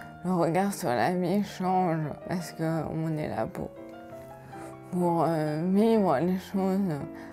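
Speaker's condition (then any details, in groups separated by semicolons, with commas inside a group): ALS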